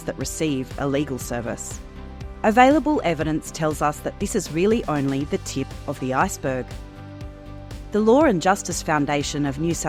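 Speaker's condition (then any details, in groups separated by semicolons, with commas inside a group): No condition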